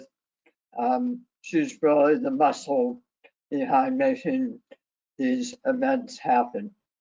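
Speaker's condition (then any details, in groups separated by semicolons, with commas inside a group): Head and neck cancer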